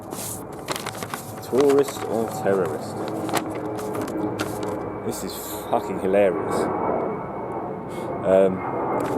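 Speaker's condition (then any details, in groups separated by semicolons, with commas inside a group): No condition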